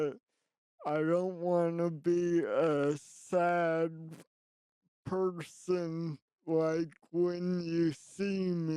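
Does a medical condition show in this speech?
Yes: traumatic brain injury; right-side ataxia or shaking.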